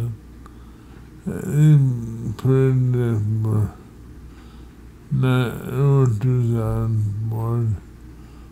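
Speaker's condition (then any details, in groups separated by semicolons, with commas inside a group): Multiple sclerosis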